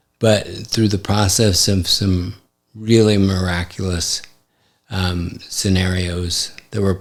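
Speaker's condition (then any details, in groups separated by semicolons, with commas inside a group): ALS; affects hand function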